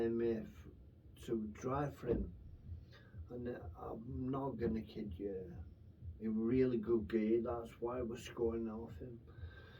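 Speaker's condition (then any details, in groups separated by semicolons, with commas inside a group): Brain infection with surgery; brain lesions from infection, brain surgery, was locked-in, paralysed; recovering, relearned walking, speech improved over six to seven months; left-side paralysis, breathing tube, hardly talked early, words jump out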